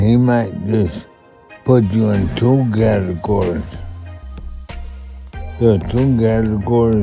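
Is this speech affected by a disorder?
Yes: multiple sclerosis.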